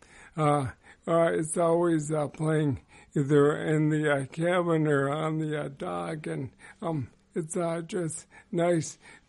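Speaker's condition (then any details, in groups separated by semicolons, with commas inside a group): ALS; over 12 years since diagnosis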